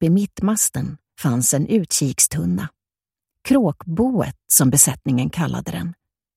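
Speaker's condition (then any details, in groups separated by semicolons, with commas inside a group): No condition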